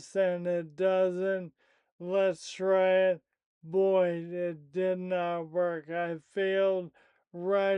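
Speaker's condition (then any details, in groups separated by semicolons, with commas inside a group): Primary lateral sclerosis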